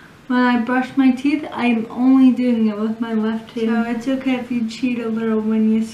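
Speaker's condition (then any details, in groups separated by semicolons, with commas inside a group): Cerebral palsy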